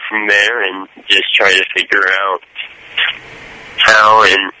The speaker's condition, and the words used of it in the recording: Cerebral palsy. Since I don't really use crutches and my character has more of a stutter, they really wanted someone that really had a severe case of